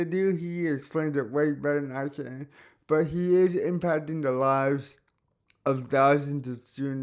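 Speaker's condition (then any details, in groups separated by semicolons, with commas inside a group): Cerebral palsy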